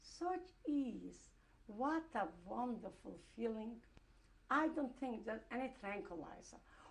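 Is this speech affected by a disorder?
No.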